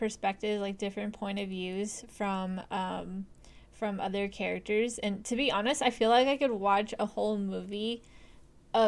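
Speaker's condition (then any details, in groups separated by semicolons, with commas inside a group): No condition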